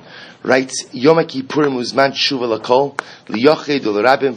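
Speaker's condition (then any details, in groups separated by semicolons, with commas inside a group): No condition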